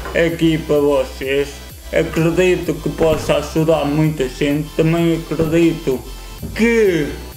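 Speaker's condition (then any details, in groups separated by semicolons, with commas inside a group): Cerebral palsy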